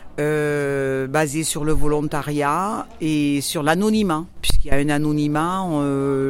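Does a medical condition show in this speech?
No.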